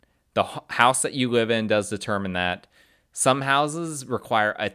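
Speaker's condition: No condition

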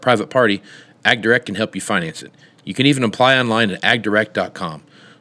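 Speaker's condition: No condition

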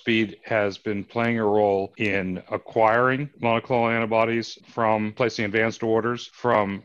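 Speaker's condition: No condition

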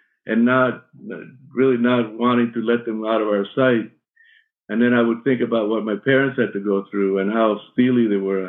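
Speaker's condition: Parkinson's; shaky voice, may stumble on words

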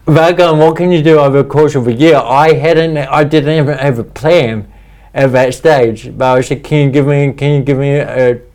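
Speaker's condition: Cerebral palsy; speech impediment, talks funny

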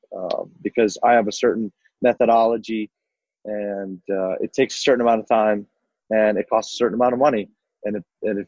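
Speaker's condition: No condition

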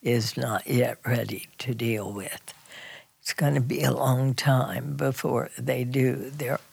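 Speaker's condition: Spasmodic dysphonia; basal ganglia signal fault

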